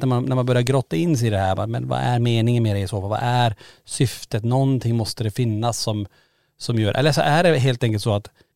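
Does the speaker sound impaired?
No.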